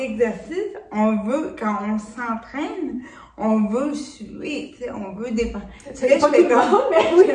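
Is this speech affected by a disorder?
Yes: cerebral palsy; since birth, shoulders, legs, coordination affected; years of physiotherapy.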